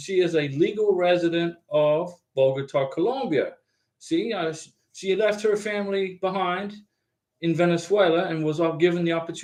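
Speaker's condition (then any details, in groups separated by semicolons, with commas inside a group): No condition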